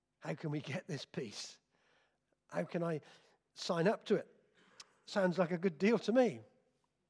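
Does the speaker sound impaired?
No.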